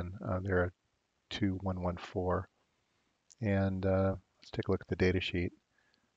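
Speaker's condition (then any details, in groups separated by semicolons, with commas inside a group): No condition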